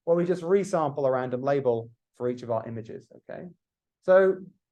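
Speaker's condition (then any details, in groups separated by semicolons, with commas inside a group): No condition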